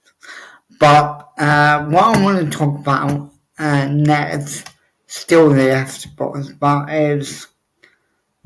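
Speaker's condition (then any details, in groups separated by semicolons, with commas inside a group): Cerebral palsy; wheelchair user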